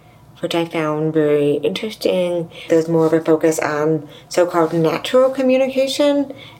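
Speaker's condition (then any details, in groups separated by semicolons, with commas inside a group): Deafness, severe to profound; implant worse ear 34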